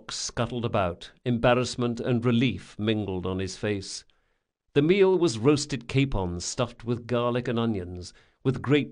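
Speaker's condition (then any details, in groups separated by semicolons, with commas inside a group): No condition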